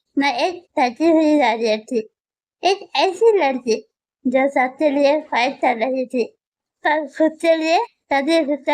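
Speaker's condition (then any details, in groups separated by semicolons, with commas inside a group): Muscular dystrophy; wheelchair user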